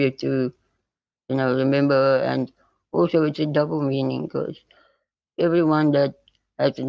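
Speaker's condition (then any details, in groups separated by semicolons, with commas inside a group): Spinal muscular atrophy type 2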